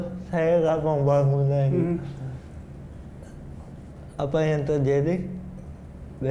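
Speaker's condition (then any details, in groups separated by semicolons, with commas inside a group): Cerebral palsy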